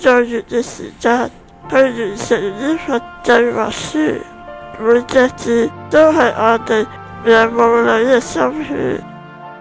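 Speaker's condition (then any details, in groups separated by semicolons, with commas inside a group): Spinal muscular atrophy; Type 1, most severe form, diagnosed a few years after birth, progressive loss of movement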